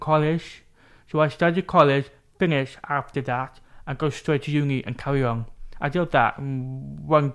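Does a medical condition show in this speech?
Yes: deafness with cochlear implants; unclear speech as child, cochlear implants switched on at age 11, also uses sign language; age 26, hears nearby sounds not distant, therapy with Sarah using computer mouth-shape display ended; speaks clearly to hearing people, still struggles with s.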